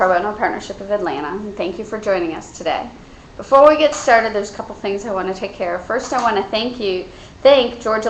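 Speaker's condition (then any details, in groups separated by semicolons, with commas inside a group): No condition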